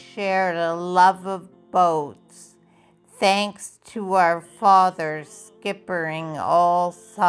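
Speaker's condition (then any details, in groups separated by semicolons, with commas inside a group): Multiple sclerosis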